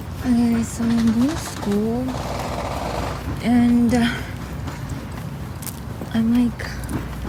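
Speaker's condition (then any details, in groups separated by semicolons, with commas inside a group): No condition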